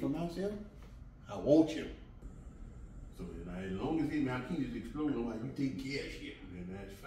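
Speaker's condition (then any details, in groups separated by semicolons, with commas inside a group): No condition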